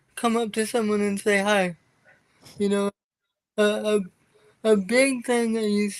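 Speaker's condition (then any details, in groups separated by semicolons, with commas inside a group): Cerebral palsy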